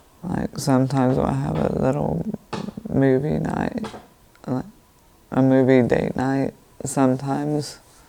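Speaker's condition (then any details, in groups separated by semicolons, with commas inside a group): Melas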